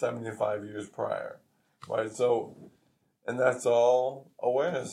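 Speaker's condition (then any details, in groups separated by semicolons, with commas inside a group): ALS; progressive weakness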